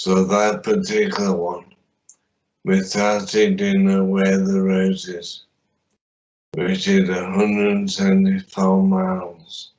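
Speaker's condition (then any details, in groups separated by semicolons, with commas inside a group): Traumatic brain injury; limb injuries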